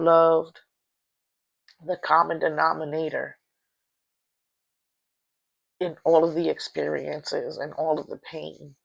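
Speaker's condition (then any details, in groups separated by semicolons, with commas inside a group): No condition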